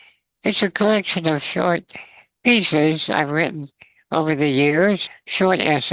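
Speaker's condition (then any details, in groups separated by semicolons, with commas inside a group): Spinal muscular atrophy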